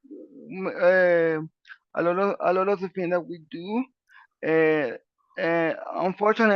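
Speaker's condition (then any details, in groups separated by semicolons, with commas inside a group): Cerebral palsy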